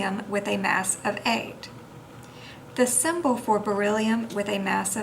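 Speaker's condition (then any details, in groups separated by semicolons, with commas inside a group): No condition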